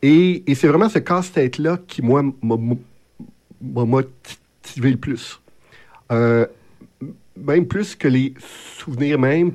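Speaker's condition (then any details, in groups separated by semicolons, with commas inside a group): Stuttering; lifelong stuttering, genetic component stated, psychological and physiological wall to cross each time to speak; often unable to get words out when speaking; repeated sounds, blocks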